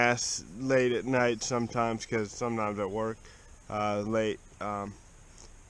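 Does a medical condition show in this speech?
Yes: cerebral palsy.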